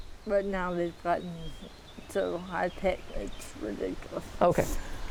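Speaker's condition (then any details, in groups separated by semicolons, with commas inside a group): Athetoid cerebral palsy, moderate; speech may be difficult to understand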